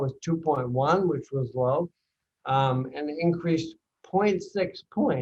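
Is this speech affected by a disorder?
Yes: bulbar onset ALS, mild.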